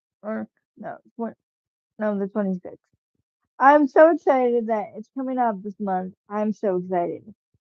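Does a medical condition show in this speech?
Yes: cerebral palsy, spastic; from birth, muscle spasms.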